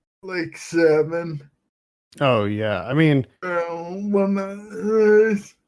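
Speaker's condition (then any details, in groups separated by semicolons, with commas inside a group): Friedreich's ataxia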